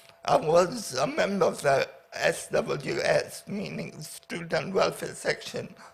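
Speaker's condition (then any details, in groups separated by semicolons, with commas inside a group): Paraplegia with essential tremor; chronic, with essential tremor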